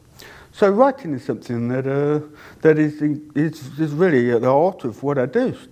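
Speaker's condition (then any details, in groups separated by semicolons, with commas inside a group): Deafness; cannot hear own voice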